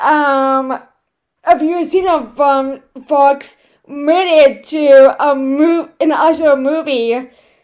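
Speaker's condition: Cerebral palsy, right side

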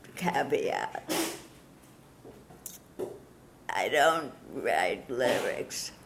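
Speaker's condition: Parkinson's disease; followed own path

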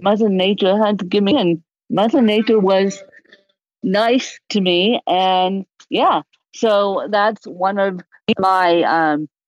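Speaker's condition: Cerebral palsy, moderate; can talk

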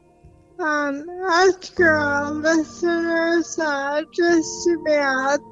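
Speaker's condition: ALS; quickly progressed to walking with cane

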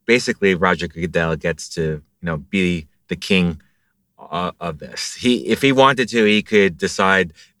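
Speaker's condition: No condition

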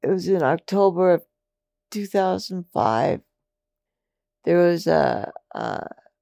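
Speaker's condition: Multiple system atrophy; about four years

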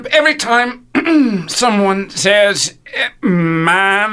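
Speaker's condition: Stammer; restarts phrases, breaks off mid-sentence and mid-word; prolonged sounds

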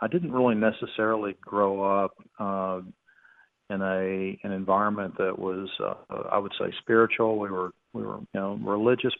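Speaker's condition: No condition

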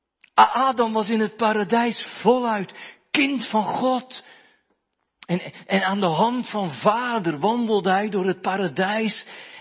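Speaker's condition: No condition

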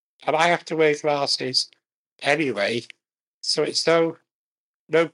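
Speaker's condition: Muscular dystrophy; limited breath

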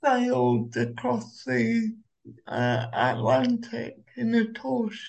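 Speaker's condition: Cerebral palsy; uses Omeo wheelchair

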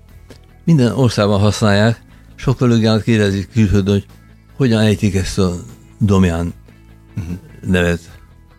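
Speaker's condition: Parkinson's disease; becomes emotional more easily as a symptom

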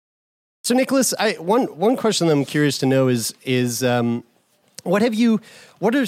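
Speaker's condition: No condition

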